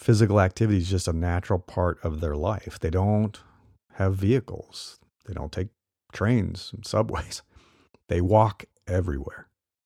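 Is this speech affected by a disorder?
No.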